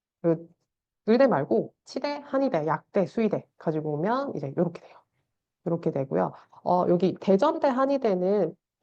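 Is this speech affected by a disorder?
No.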